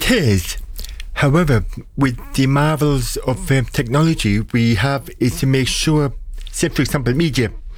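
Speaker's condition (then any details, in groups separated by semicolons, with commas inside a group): Deaf since birth, congenital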